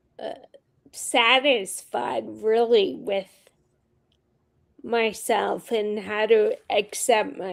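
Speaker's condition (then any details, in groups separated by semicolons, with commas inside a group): Friedreich's ataxia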